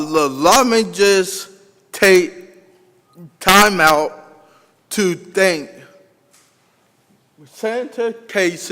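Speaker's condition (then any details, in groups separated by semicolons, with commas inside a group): Cerebral palsy; with intellectual disability; past speech therapy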